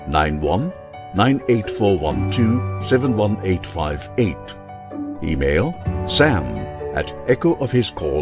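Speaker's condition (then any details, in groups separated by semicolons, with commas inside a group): No condition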